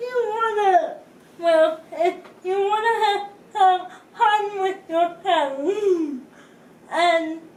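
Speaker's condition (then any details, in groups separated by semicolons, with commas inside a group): Spastic quadriplegic cerebral palsy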